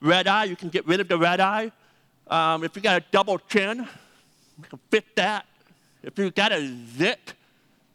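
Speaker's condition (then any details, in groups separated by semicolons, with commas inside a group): Deafness; 80% deaf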